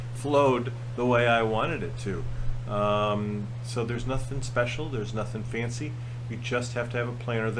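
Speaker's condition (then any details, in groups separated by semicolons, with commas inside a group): No condition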